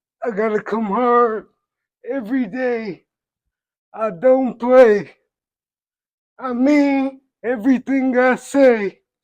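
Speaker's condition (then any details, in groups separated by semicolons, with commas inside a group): Traumatic brain injury; voice affected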